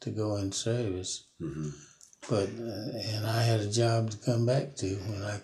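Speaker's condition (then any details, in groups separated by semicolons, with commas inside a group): Parkinson's disease; never broken a bone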